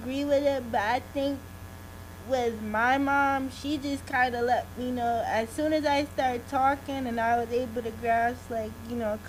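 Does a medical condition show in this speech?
Yes: cerebral palsy.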